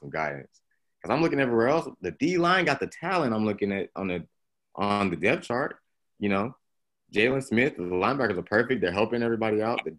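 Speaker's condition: No condition

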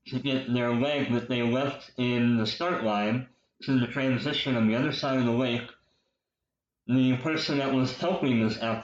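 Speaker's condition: Cleft lip and palate; congenital

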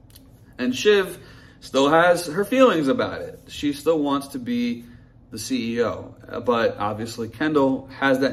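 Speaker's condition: No condition

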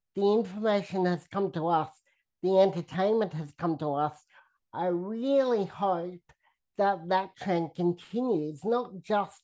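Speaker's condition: Cerebral palsy, spastic quadriplegia

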